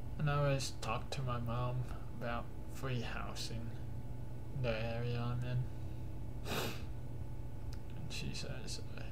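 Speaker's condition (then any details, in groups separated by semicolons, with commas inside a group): Cerebral palsy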